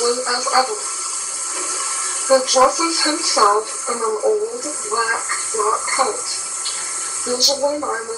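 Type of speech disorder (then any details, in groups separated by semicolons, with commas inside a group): Flaccid dysarthria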